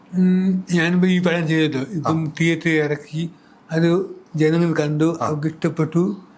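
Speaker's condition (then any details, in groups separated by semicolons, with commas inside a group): Cerebral palsy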